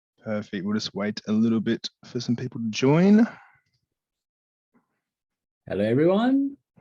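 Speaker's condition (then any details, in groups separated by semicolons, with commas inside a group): No condition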